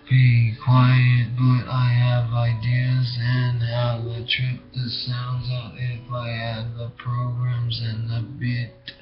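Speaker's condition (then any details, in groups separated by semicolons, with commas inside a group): Brain injury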